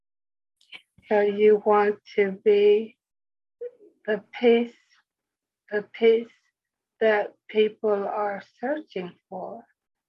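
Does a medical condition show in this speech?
Yes: speech impediment; needs extra time to speak.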